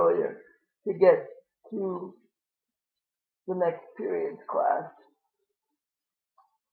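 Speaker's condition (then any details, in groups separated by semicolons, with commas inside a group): Cerebral palsy; lifelong, wheelchair user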